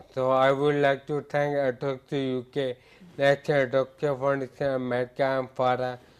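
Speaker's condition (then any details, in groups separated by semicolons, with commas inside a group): Ataxia; difficulty walking and speaking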